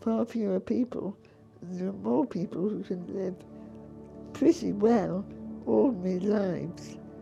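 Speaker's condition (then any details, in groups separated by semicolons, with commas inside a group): Pompe disease, late onset; breathing weakened, stopped singing, talking very tiring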